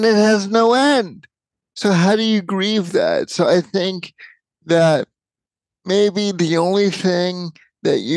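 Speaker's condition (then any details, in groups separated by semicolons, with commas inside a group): Cerebral palsy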